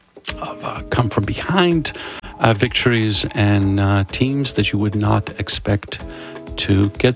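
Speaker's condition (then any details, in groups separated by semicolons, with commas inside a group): No condition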